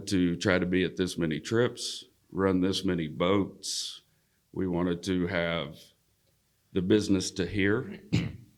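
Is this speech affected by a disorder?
No.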